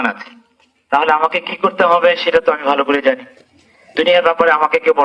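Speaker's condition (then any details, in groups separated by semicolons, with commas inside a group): No condition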